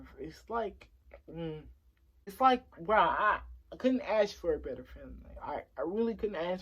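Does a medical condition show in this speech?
Yes: cerebral palsy; since early childhood.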